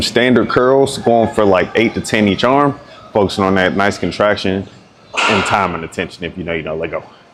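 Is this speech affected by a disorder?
No.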